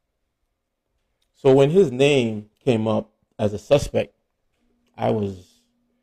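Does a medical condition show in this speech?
No.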